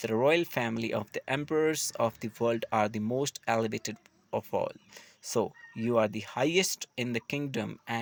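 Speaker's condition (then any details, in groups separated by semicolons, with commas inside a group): No condition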